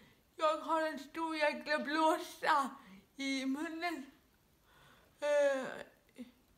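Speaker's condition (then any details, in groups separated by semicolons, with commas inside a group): Dyskinetic cerebral palsy; dyskinetic form, severe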